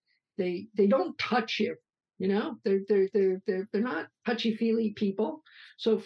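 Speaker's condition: Aphasia after two strokes; lost ability to speak, intonation became monotone after about a year, some difficulty still persists

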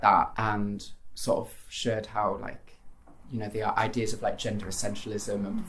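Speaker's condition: No condition

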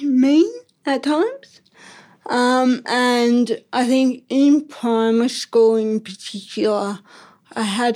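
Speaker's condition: Ataxic cerebral palsy; birth trauma

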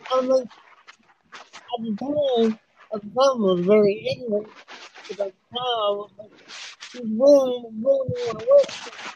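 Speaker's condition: Cerebral palsy; lifelong wheelchair use, types with one right index finger; speech too slow to keep pace with thoughts

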